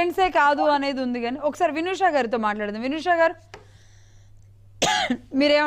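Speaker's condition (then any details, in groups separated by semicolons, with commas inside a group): No condition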